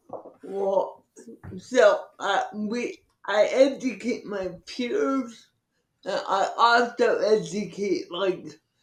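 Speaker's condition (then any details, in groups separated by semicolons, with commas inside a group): Cerebral palsy; from birth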